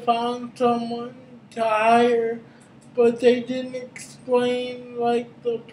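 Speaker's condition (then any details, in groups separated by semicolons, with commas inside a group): Cerebral palsy; brain injury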